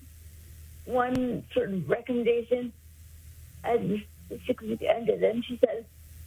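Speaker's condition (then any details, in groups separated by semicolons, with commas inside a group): Cerebral palsy; 56 years since onset, uses power wheelchair, needs assistance with most daily activities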